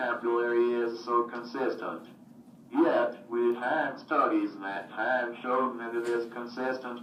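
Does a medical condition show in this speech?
Yes: cerebral palsy, athetoid.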